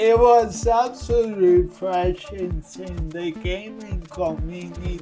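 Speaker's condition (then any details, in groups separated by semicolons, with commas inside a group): Cerebral palsy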